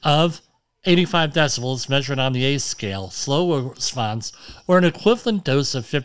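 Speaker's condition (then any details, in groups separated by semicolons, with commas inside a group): Cleft lip and palate; tinnitus diagnosed about 5 years ago, seen by doctor today as tinnitus worsening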